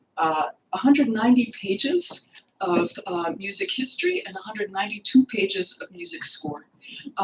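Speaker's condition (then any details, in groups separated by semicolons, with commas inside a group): No condition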